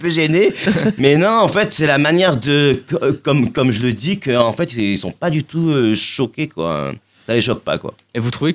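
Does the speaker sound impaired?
Yes: stuttering; lifelong mild stutter, uncle stutters severely, born without pelvis, half femurs missing, never operated, learned to walk; no stuttering heard on Vivre FM radio, fluent, Marseille accent; sometimes gets stuck on words, no stutter on stage at Alhambra or radio, better when positive; here repeated sounds, repeated words.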